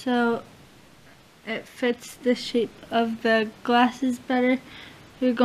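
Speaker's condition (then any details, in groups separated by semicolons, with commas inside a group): Cerebral palsy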